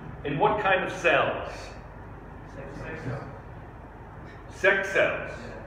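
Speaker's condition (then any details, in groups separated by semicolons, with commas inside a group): No condition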